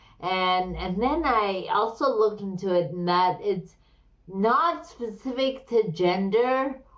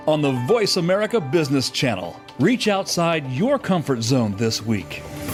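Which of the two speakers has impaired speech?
The first: slurred speech; brain condition, weakness, stroke-like.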